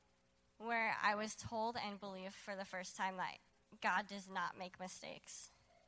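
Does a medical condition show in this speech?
Yes: cleft lip and palate.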